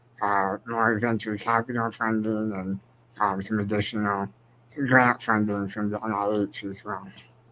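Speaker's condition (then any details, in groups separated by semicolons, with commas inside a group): Spinal muscular atrophy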